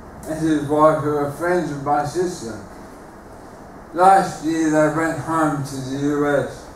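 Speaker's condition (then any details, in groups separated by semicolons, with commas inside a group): Motor neuron disease, bulbar onset; slurred words first symptom, speech audibly affected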